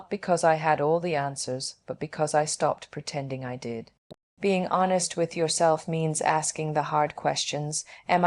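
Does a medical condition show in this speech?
No.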